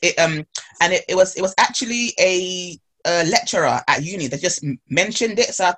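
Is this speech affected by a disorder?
Yes: stammer; severe stammer since childhood, barely spoke until 15, tongue bar since university helps control speech; stammer still present, worse with anxiety or stress, stammered more in recent webinar, often unnoticed; stammers more when anxious or stressed, stammer disguised as pauses, deep voice since year three; here repeated sounds, blocks.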